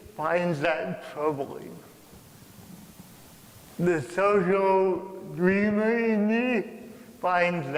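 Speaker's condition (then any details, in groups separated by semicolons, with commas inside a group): Cerebral palsy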